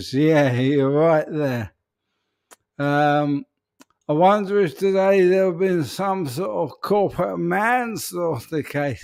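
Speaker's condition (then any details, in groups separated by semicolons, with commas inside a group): ALS; speech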